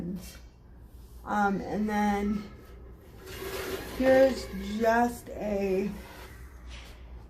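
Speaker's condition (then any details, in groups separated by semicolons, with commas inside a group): Cerebral palsy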